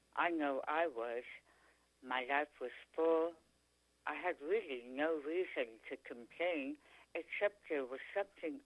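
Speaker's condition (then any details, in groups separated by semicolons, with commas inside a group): Tongue cancer; feeding tube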